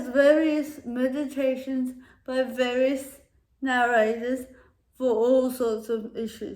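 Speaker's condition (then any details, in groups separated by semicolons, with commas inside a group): Cerebral palsy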